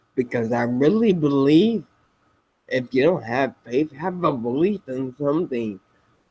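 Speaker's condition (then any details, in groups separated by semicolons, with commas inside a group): Spinocerebellar ataxia type 7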